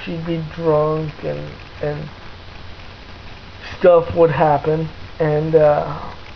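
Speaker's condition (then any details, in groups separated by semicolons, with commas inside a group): Cerebral palsy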